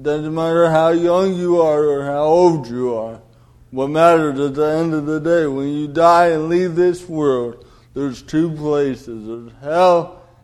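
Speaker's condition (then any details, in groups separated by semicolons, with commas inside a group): Cerebral palsy; delayed development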